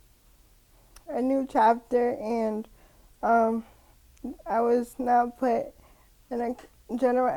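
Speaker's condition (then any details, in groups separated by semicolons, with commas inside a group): Cerebral palsy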